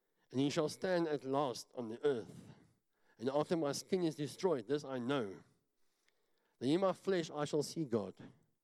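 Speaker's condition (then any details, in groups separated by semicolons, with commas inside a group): Cleft palate; talks funny, self-described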